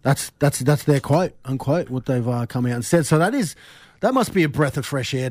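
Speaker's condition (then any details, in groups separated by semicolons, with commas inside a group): No condition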